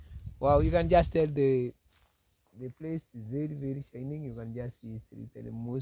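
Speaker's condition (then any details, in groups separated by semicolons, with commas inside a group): No condition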